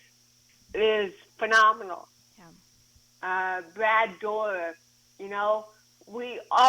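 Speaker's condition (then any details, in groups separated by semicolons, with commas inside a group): Cerebral palsy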